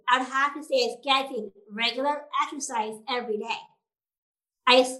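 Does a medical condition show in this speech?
Yes: Down syndrome.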